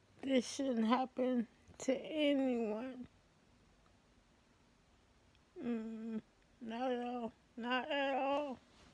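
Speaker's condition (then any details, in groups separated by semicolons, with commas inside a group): ALS; affects hands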